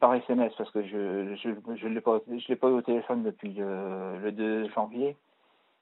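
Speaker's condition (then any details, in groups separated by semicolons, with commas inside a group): Parkinson's disease; worse with stress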